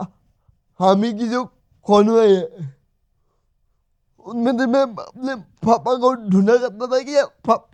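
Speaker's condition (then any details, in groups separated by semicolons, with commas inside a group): Cerebral palsy; cerebral palsy, from birth, affects body movement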